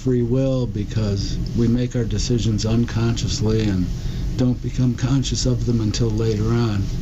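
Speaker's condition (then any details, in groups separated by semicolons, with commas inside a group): Parkinson's disease; diagnosed almost 4 years ago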